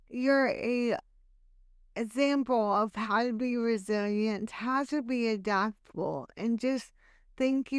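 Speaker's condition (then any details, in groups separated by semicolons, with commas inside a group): Hemiplegic cerebral palsy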